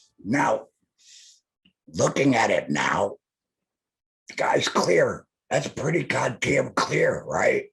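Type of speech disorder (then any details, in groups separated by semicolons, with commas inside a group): Electrolarynx speech; laryngectomy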